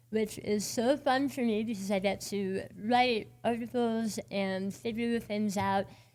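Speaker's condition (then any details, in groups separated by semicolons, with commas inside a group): Oral cancer, partial glossectomy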